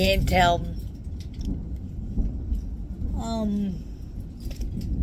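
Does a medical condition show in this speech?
Yes: traumatic brain injury.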